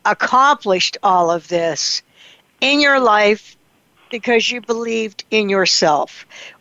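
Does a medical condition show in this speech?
No.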